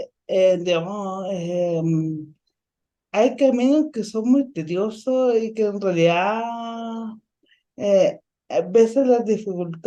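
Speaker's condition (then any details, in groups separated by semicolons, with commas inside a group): Ataxic cerebral palsy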